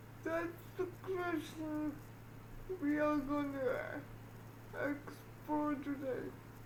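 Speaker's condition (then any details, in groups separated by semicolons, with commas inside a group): Cerebral palsy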